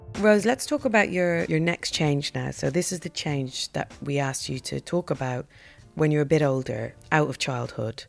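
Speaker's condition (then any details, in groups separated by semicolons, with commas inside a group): No condition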